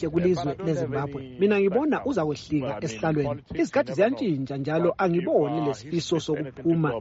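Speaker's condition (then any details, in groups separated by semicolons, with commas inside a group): No condition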